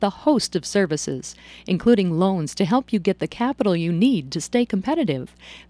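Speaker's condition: No condition

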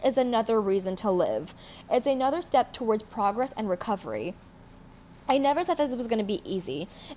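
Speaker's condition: No condition

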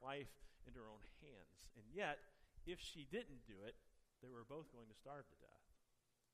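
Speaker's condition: No condition

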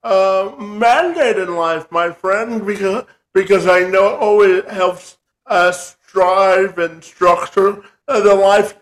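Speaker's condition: Spastic quadriplegia cerebral palsy

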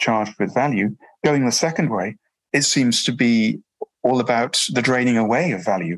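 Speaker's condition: No condition

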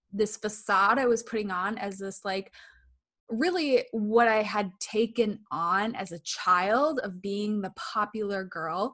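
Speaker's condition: No condition

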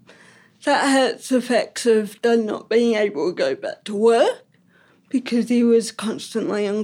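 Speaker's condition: Ataxic cerebral palsy; f33

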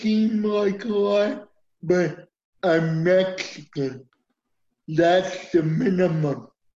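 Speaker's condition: Cerebral palsy; uses wheelchair

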